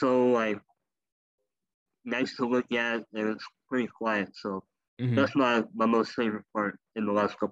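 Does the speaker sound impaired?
Yes: cleft lip and palate; couple dozen operations in first months.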